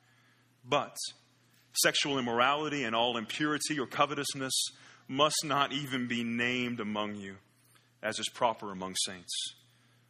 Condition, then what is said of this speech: No condition.